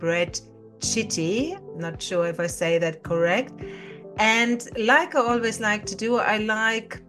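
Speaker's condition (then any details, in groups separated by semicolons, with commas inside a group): No condition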